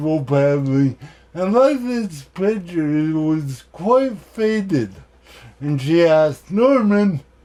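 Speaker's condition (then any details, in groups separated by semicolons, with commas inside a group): Cerebral palsy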